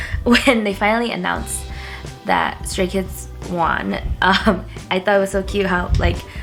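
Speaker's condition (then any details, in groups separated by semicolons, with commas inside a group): No condition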